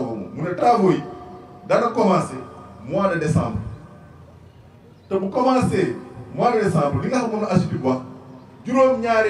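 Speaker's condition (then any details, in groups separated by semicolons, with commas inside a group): No condition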